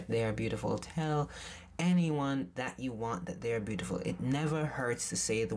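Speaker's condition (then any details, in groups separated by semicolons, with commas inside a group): No condition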